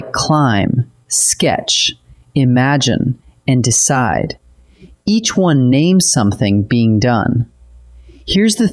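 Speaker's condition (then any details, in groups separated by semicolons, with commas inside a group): No condition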